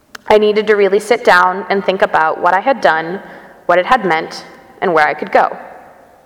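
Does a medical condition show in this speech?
No.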